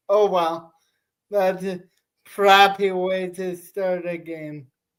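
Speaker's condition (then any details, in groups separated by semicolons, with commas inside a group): Cerebral palsy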